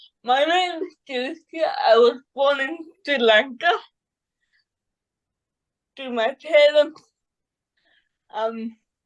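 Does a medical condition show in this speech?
Yes: cerebral palsy.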